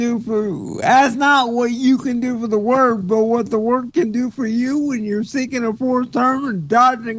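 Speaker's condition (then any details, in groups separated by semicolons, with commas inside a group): Cerebral palsy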